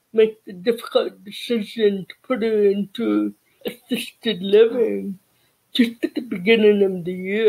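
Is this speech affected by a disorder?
Yes: cerebral palsy; childhood speech therapy.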